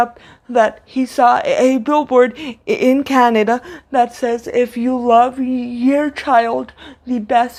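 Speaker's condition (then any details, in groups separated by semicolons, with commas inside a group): Cerebral palsy, severe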